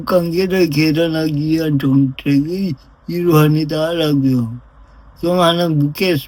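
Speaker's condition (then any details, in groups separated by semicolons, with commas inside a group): Brain lesion disability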